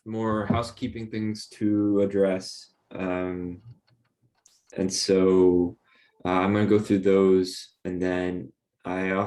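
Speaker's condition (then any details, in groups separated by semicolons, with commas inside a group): No condition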